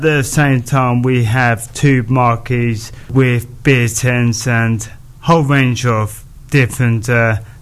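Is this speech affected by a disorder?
Yes: motor neurone disease; progressive neurological disorder affecting muscles throughout the body; diagnosed about nine months before recording, balance problems and falls, mobility impacted, drags legs walking; speech heavily impacted, slowed down, slurred around the edges.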